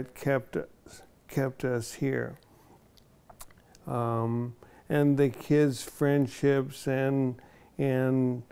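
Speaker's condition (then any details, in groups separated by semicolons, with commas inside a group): ALS; onset in one foot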